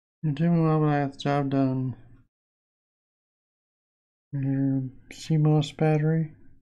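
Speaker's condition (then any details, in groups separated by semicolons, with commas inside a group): Parkinson's disease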